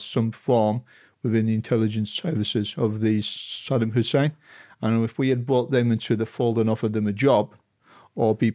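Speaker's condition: No condition

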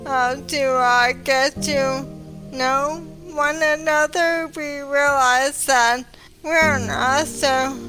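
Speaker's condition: ALS; quickly progressed to walking with cane

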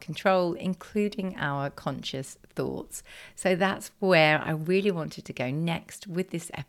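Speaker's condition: No condition

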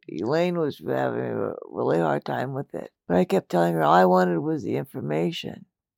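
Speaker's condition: Multiple system atrophy; about four years

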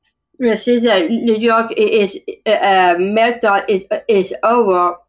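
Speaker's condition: Down syndrome; short ungrammatical phrases, asks mother what to say, mother Sandy prompts answer

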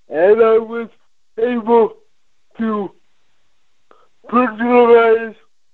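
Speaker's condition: Cerebral palsy; from birth, neuromuscular deficits affecting all daily activities, brain functions normally, past back surgery, opioids for pain; muscles very stiff especially when nervous, words repeated and clarified by relay operator

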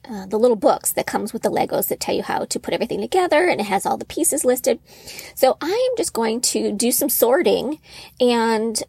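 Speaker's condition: No condition

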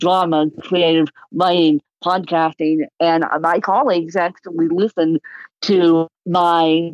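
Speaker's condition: Cerebral palsy, moderate; can talk

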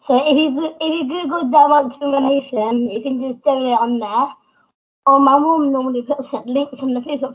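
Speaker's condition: Down syndrome; slower to do things

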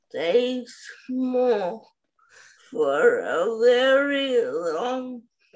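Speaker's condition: Spastic quadriplegic cerebral palsy; some tightness in all four limbs

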